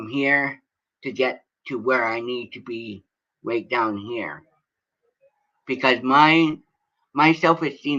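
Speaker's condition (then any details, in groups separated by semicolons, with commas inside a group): Cerebral palsy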